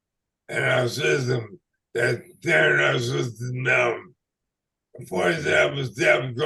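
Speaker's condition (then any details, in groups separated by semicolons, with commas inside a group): ALS/MND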